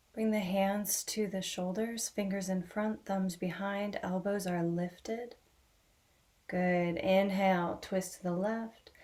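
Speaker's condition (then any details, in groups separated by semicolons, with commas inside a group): No condition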